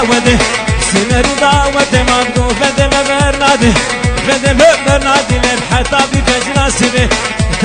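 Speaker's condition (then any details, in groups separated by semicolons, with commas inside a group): No condition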